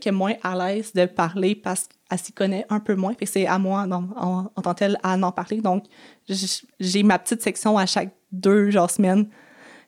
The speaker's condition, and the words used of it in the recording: Stuttering. Une autre prise et juste dire comme au début, dire que j'ai un B, un B, un B, B, B, B, B, B, B, B, bégaiement